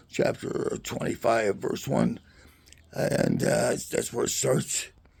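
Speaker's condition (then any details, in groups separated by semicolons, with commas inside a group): Parkinson's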